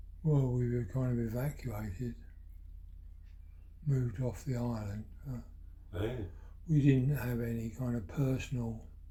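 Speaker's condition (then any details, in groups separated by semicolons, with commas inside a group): Parkinson's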